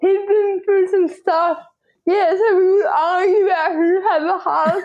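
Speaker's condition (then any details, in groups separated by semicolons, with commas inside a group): Cerebral palsy, spastic diplegia; scooter planned through NDIS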